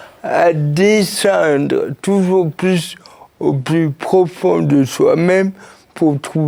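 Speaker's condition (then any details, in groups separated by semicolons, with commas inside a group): Cerebral palsy; since birth, birth injury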